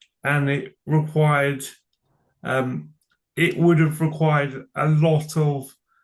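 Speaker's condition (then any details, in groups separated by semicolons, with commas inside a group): Cerebral palsy; from birth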